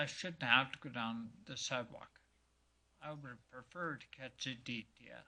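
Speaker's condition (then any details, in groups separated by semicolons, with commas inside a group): Multiple sclerosis; affecting speech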